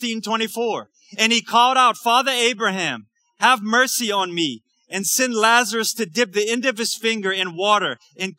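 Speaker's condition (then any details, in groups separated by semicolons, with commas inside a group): No condition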